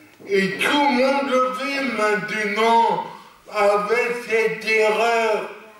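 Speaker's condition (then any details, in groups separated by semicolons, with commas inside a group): Cerebral palsy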